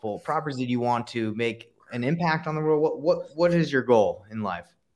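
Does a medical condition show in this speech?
No.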